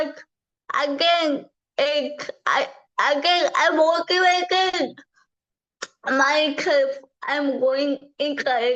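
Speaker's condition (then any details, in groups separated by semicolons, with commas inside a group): Cerebral palsy; from birth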